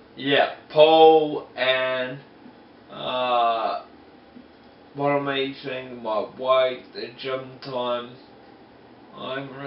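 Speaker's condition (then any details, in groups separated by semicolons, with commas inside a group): Multiple sclerosis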